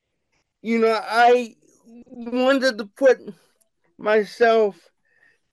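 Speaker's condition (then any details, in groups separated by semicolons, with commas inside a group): Cerebral palsy; wheelchair bound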